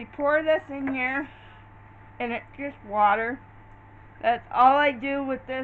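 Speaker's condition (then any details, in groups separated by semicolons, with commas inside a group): Cerebral palsy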